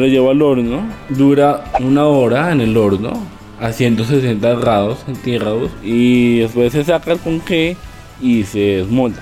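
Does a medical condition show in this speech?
Yes: Down syndrome.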